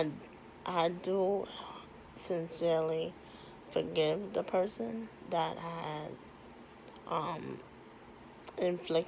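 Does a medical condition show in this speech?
Yes: cerebral palsy.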